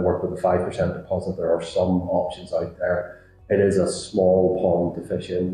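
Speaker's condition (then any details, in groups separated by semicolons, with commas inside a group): No condition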